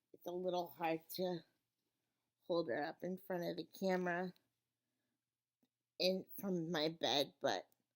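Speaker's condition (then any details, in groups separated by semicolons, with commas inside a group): Cerebral palsy; wheelchair user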